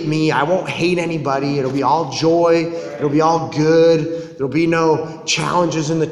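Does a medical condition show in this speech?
No.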